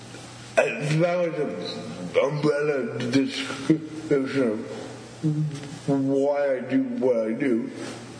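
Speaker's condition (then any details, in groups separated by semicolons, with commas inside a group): Stuttering; stuttering since at least teenage years, also cerebral palsy, which compounds things; has had long disfluent moments on own name; prolonged sounds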